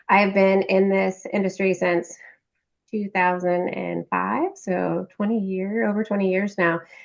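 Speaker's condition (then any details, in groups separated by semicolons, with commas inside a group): No condition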